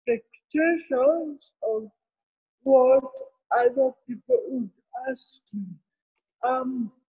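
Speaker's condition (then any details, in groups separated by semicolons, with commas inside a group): Cerebral palsy; therapy since six months old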